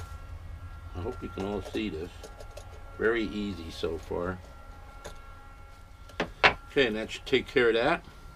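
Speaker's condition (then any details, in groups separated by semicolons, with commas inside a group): No condition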